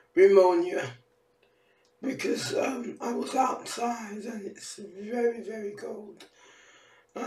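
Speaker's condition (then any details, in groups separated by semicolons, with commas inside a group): Facial palsy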